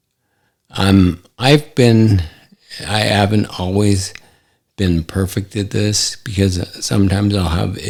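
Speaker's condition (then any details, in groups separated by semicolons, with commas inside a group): ALS; affects hand function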